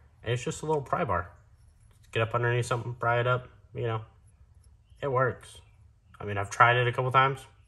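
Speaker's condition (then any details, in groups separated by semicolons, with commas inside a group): No condition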